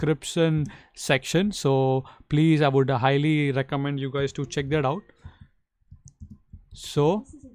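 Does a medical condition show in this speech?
No.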